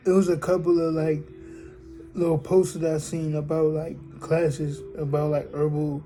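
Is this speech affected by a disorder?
Yes: cerebral palsy; from birth.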